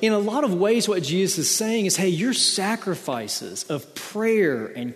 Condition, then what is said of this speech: No condition.